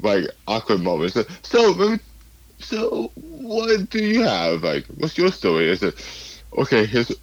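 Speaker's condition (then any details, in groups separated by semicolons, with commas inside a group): Cerebral palsy; affects speech and physical abilities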